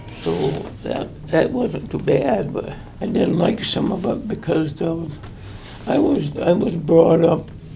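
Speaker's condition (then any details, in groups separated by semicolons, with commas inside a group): Traumatic brain injury; military war injury; over 50 years since injury, memory issues; struggles to tell story, hard to tie together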